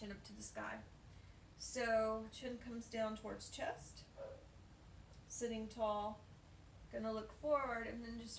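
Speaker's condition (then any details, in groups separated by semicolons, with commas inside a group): No condition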